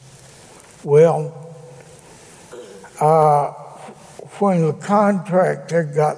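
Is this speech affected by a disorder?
Yes: cerebral palsy; present from birth, attended school for handicapped children; still able to speak, gives spoken testimony in church.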